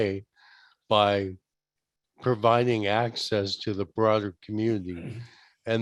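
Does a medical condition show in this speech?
Yes: ALS; diagnosed age 48, investigational therapy.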